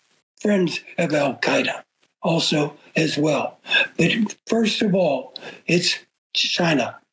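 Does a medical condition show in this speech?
Yes: aphasia after stroke; stroke almost 5 years ago, resulting aphasia; says talking will be okay for the interview.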